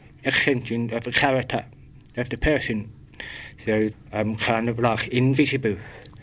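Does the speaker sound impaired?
Yes: profoundly deaf; congenital profound deafness, born profoundly deaf.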